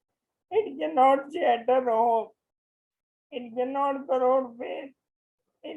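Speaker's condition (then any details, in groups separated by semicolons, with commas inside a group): Motor neuron disease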